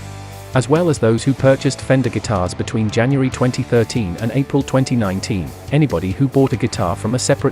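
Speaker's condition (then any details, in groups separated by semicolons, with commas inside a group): No condition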